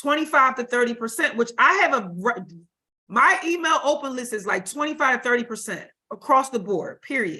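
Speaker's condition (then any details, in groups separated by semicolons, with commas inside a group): No condition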